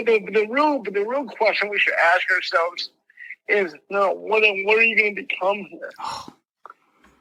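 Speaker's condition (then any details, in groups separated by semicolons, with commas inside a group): Mild cerebral palsy; speech impediment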